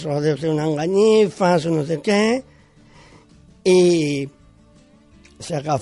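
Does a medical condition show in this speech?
Yes: Down syndrome; congenital, born with it.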